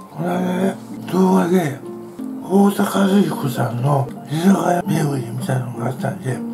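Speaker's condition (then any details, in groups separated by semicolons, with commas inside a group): Tongue cancer, partial glossectomy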